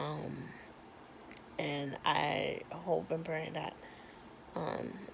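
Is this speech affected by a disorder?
Yes: cerebral palsy.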